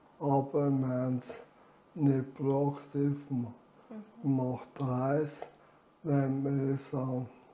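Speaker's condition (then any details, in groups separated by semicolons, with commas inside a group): Amyotrophic lateral sclerosis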